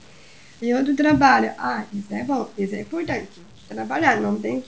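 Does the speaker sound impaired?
Yes: Down syndrome; later gave full talk at Smart Cities.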